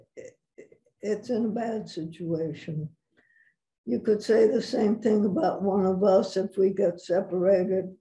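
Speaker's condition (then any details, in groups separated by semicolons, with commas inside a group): Parkinson's; about six years since onset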